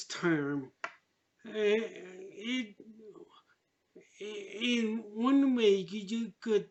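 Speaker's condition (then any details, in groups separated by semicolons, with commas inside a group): Traumatic brain injury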